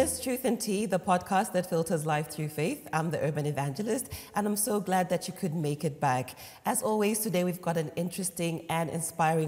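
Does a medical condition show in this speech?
No.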